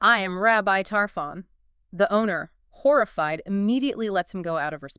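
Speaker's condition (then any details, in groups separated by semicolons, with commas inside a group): No condition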